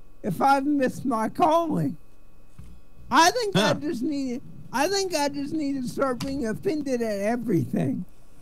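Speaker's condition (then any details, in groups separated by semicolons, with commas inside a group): Cerebral palsy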